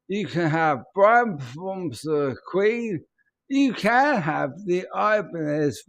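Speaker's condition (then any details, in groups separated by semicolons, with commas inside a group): ALS; speech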